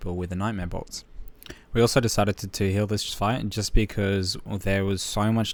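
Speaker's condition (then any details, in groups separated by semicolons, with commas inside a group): No condition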